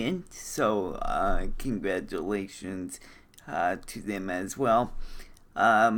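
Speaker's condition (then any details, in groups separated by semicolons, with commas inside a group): Cerebral palsy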